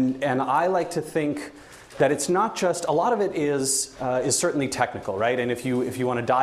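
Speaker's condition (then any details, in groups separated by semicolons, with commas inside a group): No condition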